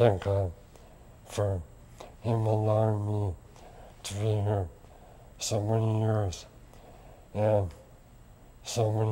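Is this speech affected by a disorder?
Yes: lou Gehrig's disease; onset index finger.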